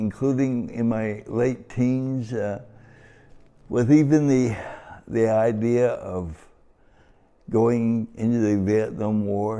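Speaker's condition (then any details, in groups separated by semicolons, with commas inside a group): Cerebral palsy; from birth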